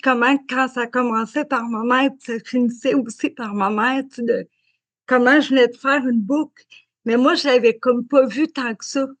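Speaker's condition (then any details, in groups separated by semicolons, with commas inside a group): Cerebral palsy; learning to speak was challenging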